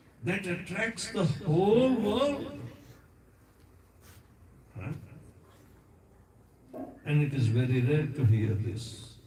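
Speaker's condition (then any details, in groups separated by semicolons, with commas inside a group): No condition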